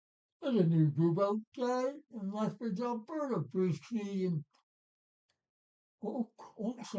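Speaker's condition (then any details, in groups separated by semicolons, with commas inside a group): Parkinson's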